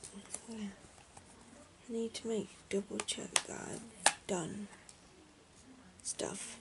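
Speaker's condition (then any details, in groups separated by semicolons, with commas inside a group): Cerebral palsy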